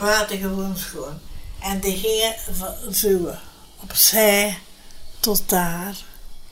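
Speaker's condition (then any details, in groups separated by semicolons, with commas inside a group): Brain hemorrhage; brain hemorrhage over 20 years ago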